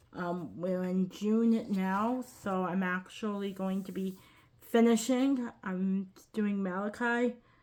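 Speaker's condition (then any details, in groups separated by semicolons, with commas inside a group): Cerebral palsy, quadriplegic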